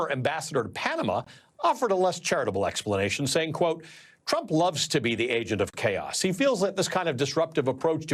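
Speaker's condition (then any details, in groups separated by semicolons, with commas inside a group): No condition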